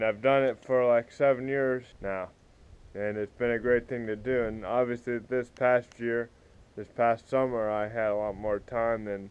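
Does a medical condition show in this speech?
Yes: cerebral palsy; spastic, affects walking and legs; physical activity as therapy.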